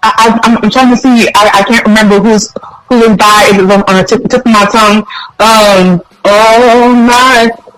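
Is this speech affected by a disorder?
Yes: stutter; stutter since age 3; here repeated words.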